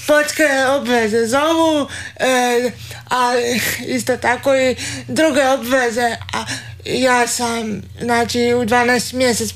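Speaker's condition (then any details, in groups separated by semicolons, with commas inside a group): Cerebral palsy; wheelchair user, exercises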